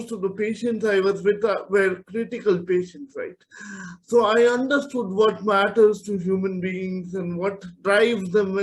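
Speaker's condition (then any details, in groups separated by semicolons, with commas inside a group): Cerebral palsy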